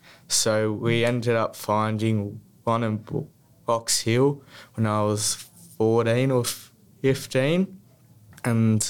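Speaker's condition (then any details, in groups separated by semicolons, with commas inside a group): Stutter; smooth speech at Box Hill Clinic 2 years from 14-15; prolonged sounds, blocks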